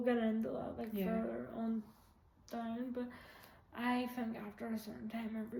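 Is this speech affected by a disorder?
Yes: quadriplegic cerebral palsy; quadriplegic, most severe type.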